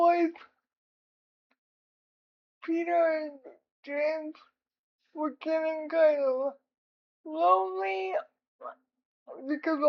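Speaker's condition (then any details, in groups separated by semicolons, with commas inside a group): Cerebral palsy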